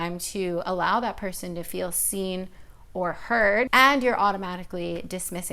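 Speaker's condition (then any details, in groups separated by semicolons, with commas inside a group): No condition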